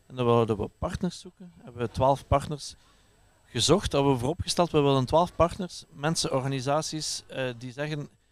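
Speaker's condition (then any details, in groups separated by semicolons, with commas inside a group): No condition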